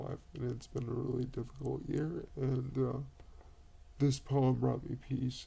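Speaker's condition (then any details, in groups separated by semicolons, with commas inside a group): Cerebral palsy; quadriplegic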